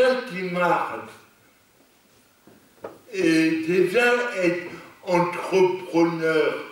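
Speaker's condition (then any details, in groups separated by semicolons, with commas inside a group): Cerebral palsy; lifelong, non-progressive; stable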